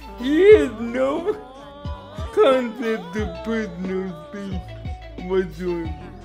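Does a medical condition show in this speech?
Yes: cerebral palsy.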